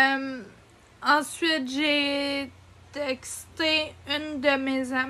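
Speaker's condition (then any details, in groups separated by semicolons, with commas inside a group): Ataxia; degenerative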